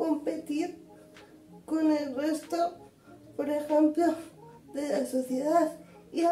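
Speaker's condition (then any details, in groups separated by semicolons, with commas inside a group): Cerebral palsy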